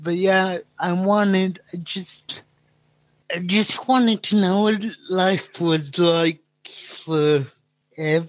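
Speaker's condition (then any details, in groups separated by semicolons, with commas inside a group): Cerebral palsy; speaking time predictable on stage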